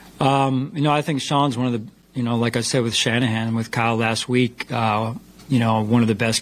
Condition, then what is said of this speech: None; typical speech.